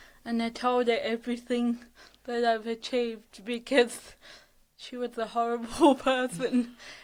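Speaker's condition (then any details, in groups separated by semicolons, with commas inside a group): Cerebral palsy (athetoid)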